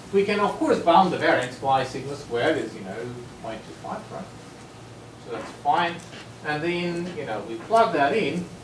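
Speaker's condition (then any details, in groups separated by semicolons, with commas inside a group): No condition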